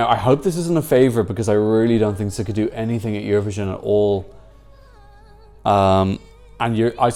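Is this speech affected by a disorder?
No.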